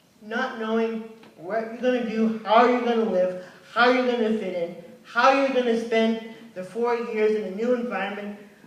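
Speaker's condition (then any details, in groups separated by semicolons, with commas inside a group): Cerebral palsy; uses wheelchair, chronic muscle weakness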